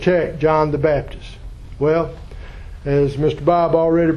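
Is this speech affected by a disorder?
No.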